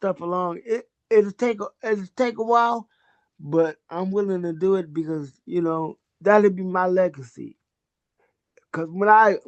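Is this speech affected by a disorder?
Yes: cerebral palsy.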